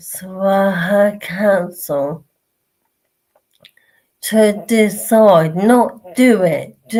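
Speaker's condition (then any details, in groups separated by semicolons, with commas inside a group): Motor neurone disease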